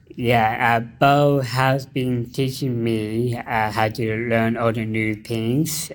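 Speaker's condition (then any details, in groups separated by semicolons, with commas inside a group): Down syndrome; intellectual disability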